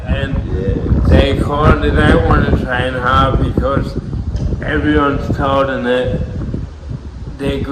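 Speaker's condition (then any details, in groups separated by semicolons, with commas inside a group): Cerebral palsy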